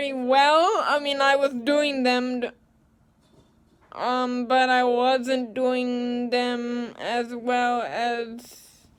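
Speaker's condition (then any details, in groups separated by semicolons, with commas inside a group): Cerebral palsy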